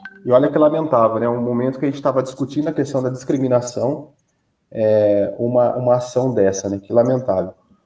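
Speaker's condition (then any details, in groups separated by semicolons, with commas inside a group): No condition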